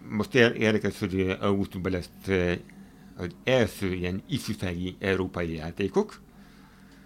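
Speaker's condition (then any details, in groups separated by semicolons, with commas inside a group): Hearing impairment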